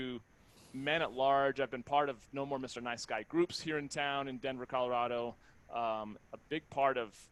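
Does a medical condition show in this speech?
No.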